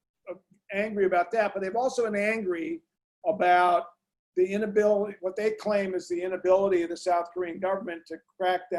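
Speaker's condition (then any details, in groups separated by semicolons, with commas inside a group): No condition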